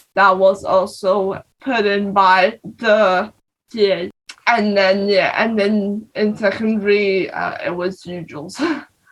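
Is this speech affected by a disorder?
Yes: cerebral palsy.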